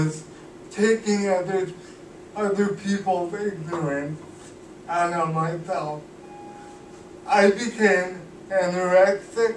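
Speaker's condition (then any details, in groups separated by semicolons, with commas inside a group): Cerebral palsy; cannot walk, uses wheelchair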